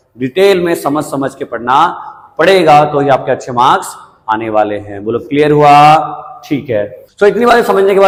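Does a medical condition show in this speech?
No.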